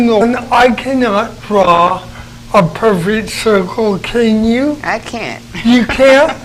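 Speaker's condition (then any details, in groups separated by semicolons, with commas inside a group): Cerebral palsy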